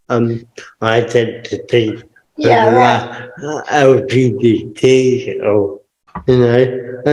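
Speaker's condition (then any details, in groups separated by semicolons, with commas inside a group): Cerebral palsy; permanent wheelchair user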